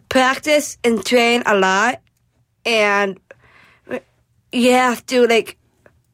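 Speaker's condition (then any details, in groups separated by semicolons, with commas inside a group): Down syndrome; speaks publicly on Special Olympics' behalf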